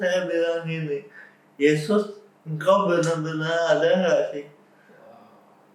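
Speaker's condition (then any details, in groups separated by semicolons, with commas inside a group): Cerebral palsy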